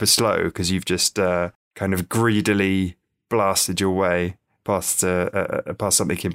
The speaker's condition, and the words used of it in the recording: None; typical speech.